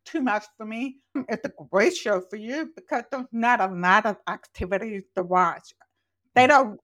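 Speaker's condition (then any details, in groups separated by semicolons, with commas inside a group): Profoundly deaf, congenital; born profoundly deaf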